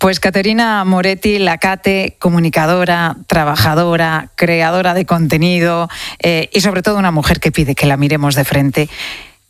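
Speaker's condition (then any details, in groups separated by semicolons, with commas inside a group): No condition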